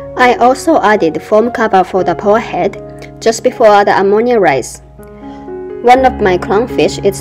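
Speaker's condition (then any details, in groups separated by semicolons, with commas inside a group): No condition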